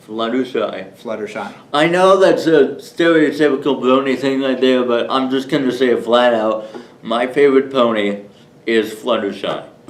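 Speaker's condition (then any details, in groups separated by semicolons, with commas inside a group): Cerebral palsy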